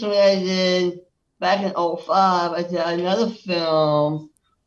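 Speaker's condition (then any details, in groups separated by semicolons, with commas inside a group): Down syndrome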